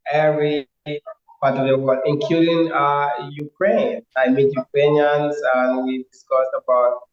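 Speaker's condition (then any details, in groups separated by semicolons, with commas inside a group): No condition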